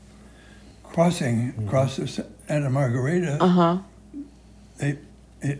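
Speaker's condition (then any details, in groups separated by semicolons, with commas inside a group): Parkinson's; severe, says unable to move anything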